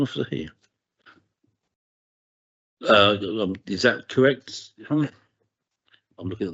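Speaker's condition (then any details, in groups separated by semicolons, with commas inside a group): No condition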